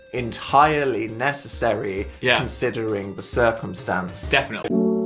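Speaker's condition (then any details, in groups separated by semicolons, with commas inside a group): No condition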